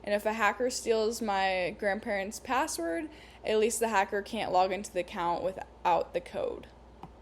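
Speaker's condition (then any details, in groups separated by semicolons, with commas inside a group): No condition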